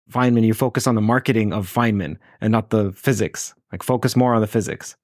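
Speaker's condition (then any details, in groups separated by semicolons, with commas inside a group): No condition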